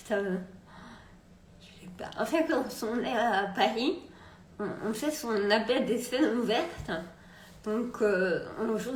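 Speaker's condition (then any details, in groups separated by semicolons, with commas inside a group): Multiple sclerosis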